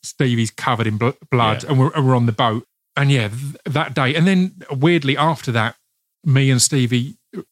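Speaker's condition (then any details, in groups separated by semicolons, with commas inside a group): Stammer; sticking type, uncontrollable; barely noticeable to most listeners, plans breathing to avoid stammering in acting roles; repeated sounds, prolonged sounds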